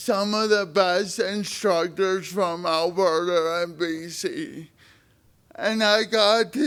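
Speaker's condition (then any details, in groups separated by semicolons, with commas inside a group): Spastic cerebral palsy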